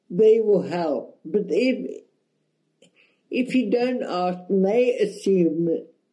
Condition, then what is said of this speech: Cerebral palsy. I have cerebral palsy, which is pretty mild. It affects my speech a bit, my balance a little bit, and my hand control.